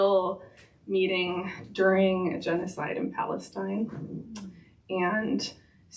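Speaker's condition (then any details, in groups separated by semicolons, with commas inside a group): No condition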